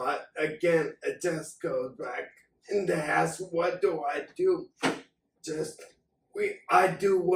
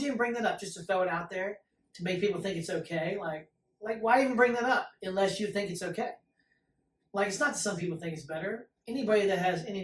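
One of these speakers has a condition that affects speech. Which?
The first: acquired and hereditary ataxia; acquired ataxia accelerating hereditary ataxia of unknown type.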